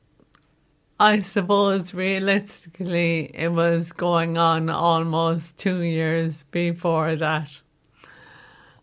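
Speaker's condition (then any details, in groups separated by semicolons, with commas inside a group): Motor neuron disease; physically well otherwise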